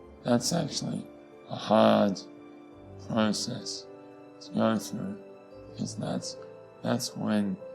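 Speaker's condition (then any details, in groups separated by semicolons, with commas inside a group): Facioscapulohumeral muscular dystrophy; genetic, face and upper arms first; progressive, needs effort to feed self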